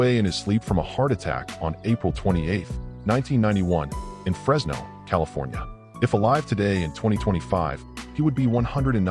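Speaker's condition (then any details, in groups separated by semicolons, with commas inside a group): No condition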